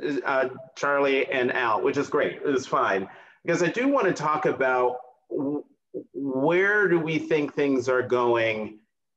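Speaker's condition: No condition

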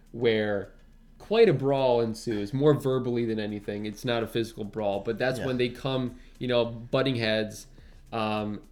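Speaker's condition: No condition

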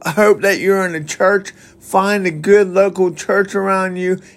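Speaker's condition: Cerebral palsy

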